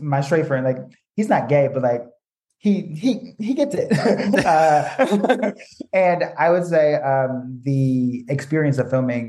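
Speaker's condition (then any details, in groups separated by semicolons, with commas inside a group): Stutter; stutter since early childhood, could not talk as child, speech and feelings-focused therapy since very small; still sometimes cannot say words, uses learned tools, checks things before speaking; deliberate intentional speech, plans and checks words before speaking; repeated sounds, prolonged sounds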